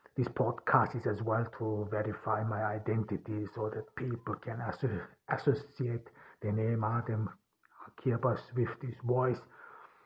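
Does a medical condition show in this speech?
Yes: stuttering; voice distorted after surviving gas attacks; unscripted podcast speech in English as non-native speaker; singing voice raw, scratchy and very deep, no voice enhancers; here prolonged sounds.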